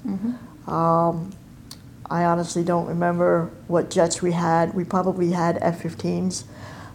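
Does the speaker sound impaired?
Yes: cleft palate and cleft lip; congenital.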